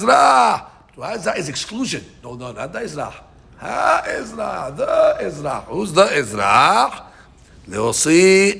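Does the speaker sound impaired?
No.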